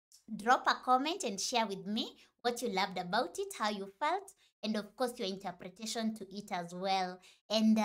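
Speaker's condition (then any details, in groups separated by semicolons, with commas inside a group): No condition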